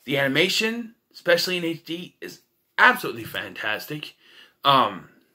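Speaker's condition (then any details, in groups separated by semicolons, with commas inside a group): No condition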